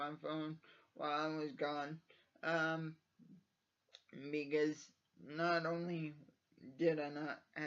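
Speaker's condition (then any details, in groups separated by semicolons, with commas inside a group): Cerebral palsy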